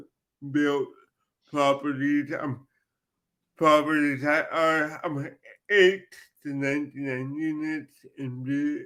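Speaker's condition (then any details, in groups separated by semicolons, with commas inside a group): Cerebral palsy; cerebral palsy from birth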